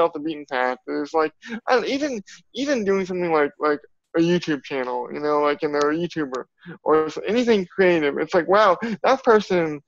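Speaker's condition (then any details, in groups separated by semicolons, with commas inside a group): Cerebral palsy; from birth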